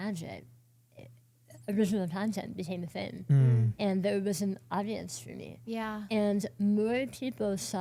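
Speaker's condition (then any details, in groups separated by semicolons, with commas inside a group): Oral cancer, partial glossectomy; half tongue replaced with leg flap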